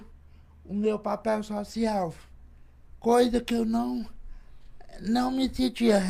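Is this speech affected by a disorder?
Yes: cerebral palsy.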